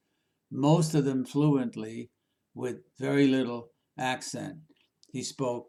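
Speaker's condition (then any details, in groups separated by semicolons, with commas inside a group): No condition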